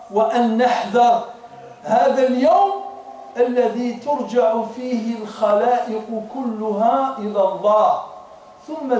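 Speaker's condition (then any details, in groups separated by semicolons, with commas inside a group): No condition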